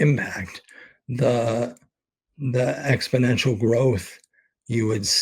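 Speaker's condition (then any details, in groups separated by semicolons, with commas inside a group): ALS; expects to lose voice very soon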